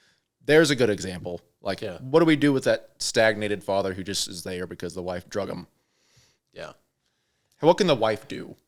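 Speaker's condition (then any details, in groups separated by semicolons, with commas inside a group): No condition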